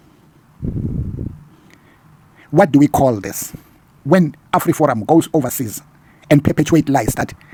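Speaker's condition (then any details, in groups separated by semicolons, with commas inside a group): No condition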